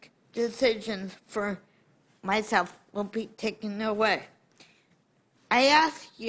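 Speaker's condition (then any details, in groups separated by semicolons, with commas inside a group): Cerebral palsy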